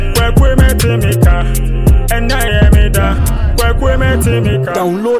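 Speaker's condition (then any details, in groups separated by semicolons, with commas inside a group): No condition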